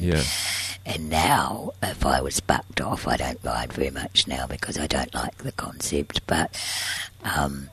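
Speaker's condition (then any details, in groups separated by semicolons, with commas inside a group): Tracheostomy and scarred vocal cord, laryngeal cysts, surgical vocal cord scarring; congenital laryngeal cysts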